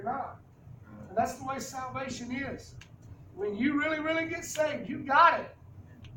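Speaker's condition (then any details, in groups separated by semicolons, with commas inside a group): No condition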